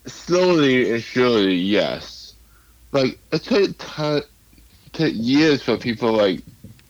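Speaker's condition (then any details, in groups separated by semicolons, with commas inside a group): Cerebral palsy; cerebral palsy from birth, lifelong, affects speech and physical abilities; hard for others to understand at first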